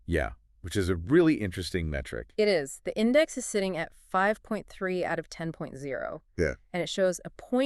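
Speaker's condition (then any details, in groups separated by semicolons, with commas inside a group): No condition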